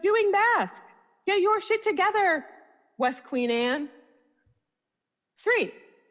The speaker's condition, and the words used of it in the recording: None; typical speech.